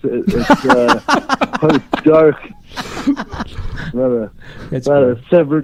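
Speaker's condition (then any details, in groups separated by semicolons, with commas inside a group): Cerebral palsy; unable to write or type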